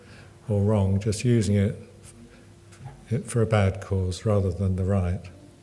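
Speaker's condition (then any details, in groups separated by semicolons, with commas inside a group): Parkinson's; Parkinson's exercise programmes, table tennis and snooker groups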